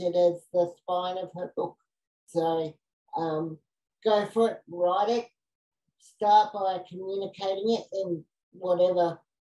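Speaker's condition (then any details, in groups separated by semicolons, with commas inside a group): Cerebral palsy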